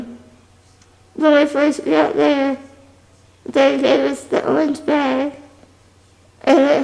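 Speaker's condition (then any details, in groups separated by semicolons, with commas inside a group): Spinal muscular atrophy type 2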